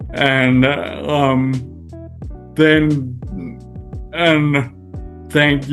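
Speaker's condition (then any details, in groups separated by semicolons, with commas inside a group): Friedreich's ataxia; spasticity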